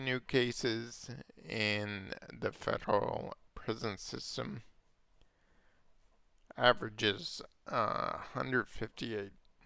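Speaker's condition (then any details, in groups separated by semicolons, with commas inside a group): Multiple sclerosis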